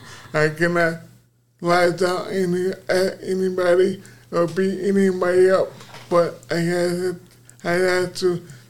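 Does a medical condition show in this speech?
Yes: aphasia; aphasia after four strokes, first the worst, arms and slurred speech, later vision and balance; on warfarin after third stroke linked to previous medication, blood clots, transfusions, neck problems; speech strengthened through recovery, now speaking on podcast.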